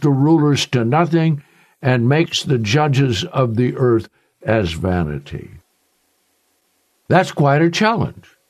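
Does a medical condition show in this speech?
No.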